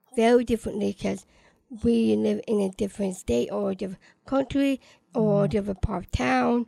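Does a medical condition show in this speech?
Yes: Down syndrome.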